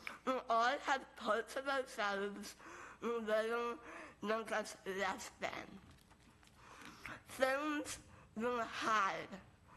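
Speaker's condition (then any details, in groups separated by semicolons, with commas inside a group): Moebius syndrome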